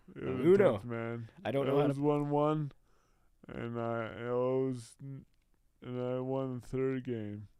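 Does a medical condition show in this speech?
Yes: brain injury.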